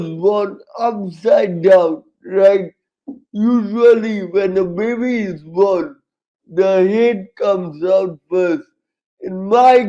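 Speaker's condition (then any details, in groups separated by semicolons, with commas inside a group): Cerebral palsy, severe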